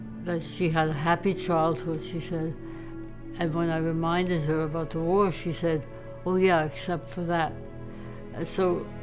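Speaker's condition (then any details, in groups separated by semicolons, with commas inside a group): ALS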